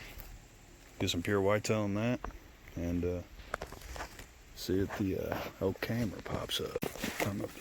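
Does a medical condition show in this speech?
No.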